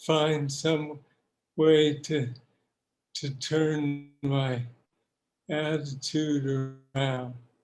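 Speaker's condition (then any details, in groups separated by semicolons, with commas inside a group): Parkinson's disease; DBS implant, tremor originally main symptom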